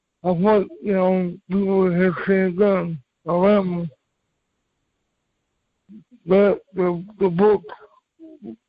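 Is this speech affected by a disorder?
Yes: cerebral palsy; from birth.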